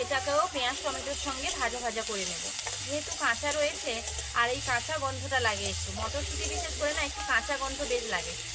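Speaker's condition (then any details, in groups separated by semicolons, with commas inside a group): No condition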